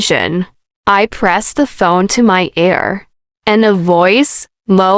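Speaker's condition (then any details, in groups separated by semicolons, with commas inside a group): No condition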